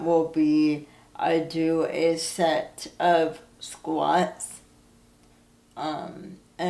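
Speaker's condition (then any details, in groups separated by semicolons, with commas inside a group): Cerebral palsy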